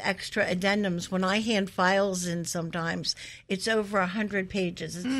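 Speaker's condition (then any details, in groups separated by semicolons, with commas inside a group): No condition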